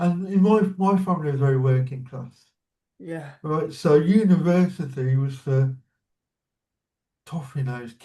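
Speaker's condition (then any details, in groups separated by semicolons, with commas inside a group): Cerebral palsy; childhood surgery; swallowing changed recently, rebuilding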